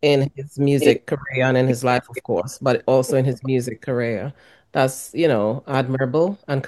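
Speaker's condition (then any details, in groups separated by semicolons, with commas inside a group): No condition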